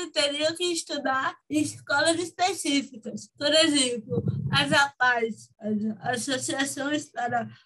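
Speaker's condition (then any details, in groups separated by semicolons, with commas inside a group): Cerebral palsy; from birth, motor sequelae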